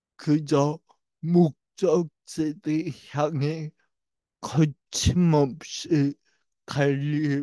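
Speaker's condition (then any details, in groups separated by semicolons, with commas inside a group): Brain lesion disability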